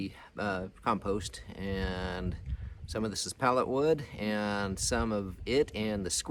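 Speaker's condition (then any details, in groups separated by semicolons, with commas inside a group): No condition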